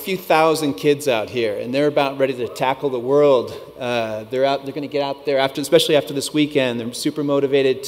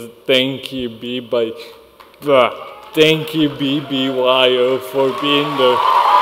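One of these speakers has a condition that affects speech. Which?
The second: cerebral palsy; high functioning, walks and talks; weaker muscles, distance runner; speech impediment.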